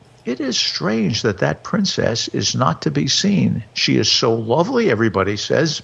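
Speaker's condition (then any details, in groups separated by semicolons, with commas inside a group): No condition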